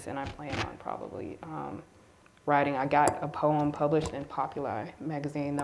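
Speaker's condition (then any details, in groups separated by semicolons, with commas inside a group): No condition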